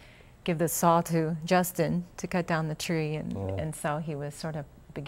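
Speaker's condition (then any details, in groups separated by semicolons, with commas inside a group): No condition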